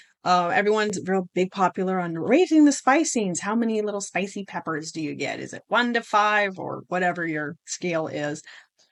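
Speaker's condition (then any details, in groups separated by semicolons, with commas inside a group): No condition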